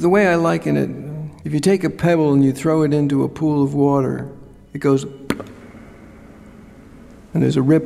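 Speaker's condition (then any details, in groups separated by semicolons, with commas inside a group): Parkinson's disease; Parkinson's for about ten years, began with right-hand tremor, difficulty buttoning, later arm freezing on stage; on medication, sharp and clear at peak, about hour-and-a-half window; less speech trouble than fellow actor with Parkinson's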